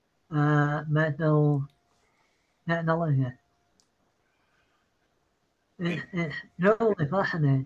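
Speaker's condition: Parkinson's; citing Parkinson's

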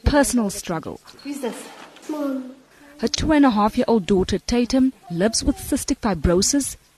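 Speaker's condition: No condition

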